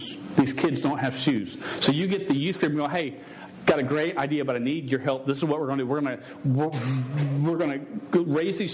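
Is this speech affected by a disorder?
Yes: stuttering; long-standing stutter, present over 24 years, once fought calling to teach because unable to talk; says words would come out all wrong and different if he tried witnessing speech; here prolonged sounds.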